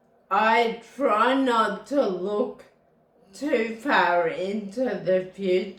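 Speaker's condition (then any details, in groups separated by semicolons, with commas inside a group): Friedreich's ataxia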